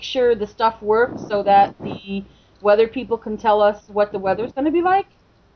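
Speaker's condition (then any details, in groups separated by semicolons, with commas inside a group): No condition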